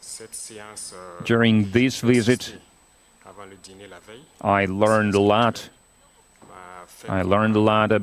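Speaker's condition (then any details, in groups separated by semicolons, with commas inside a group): No condition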